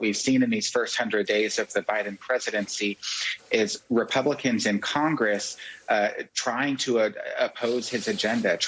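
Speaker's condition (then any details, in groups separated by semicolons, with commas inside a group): No condition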